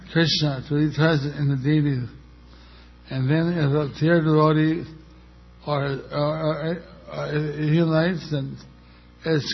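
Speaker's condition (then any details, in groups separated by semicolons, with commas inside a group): Stroke with facial paralysis; undergoing therapy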